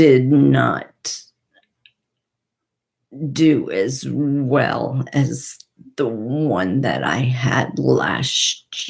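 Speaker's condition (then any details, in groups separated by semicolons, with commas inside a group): Parkinson's and essential tremor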